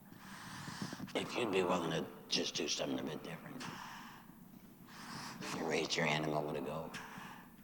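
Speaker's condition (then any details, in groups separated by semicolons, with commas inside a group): Laryngectomy after throat cancer; throat cancer treated with chemo and radiation, recurred, voice box removed, voice prosthesis placed; speaking through voice prosthesis today; voice produced through throat prosthesis, likened to kazoo, altered tone of voice joked about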